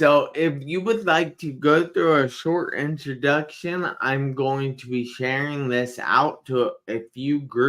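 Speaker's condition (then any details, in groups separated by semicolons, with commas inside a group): Traumatic brain injury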